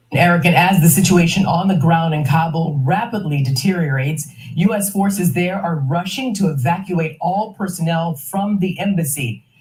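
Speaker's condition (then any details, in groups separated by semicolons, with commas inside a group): No condition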